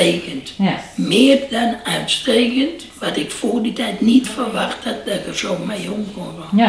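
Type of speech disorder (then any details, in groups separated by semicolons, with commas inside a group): Speech with a voice prosthesis; total laryngectomy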